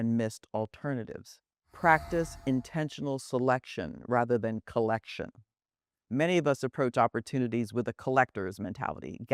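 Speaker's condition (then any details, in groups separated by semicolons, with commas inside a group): No condition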